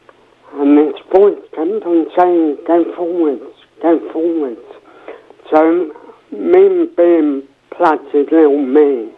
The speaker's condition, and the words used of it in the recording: Cerebral palsy. Then I came out and I suffered with slight cerebral palsy, which obviously affects my speech and my coordination.